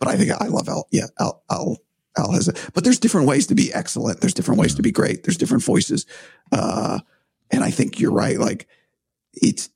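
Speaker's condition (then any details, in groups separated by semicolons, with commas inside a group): Vocal cord surgery; vocal cord problem, not uncommon, long search for diagnosis, vocal cord surgery by ear nose and throat surgeon; recovering after recent vocal cord surgery, voice temporarily compromised, not yet back to full; objectively worse than usual, unsure if voice returns to 100%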